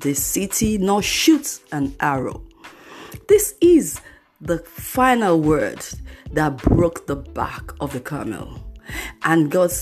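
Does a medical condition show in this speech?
No.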